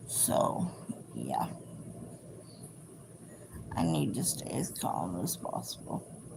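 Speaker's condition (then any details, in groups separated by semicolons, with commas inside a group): Cerebral palsy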